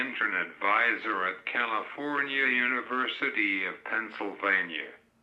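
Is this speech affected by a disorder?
Yes: cerebral palsy; quadriplegic, prenatal onset.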